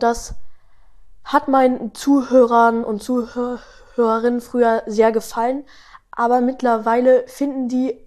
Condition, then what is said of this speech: Stuttering. Mal stottert man dann, wie ich gerade, sehr viel oder man stottert gar nicht.